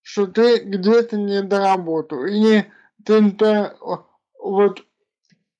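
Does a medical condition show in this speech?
Yes: cerebral palsy.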